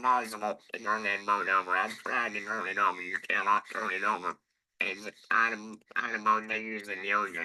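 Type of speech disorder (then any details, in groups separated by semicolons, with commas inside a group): Electrolarynx speech; laryngectomy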